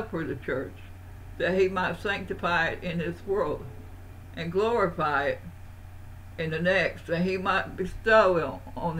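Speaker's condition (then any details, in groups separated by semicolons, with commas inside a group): Parkinson's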